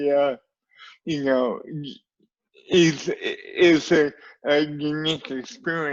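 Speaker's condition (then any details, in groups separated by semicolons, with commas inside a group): Cerebral palsy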